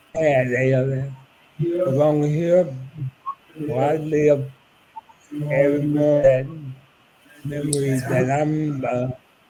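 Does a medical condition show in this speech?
Yes: ALS; about eight years since diagnosis.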